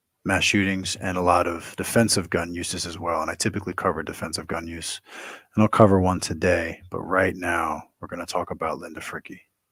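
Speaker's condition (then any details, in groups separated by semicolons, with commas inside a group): No condition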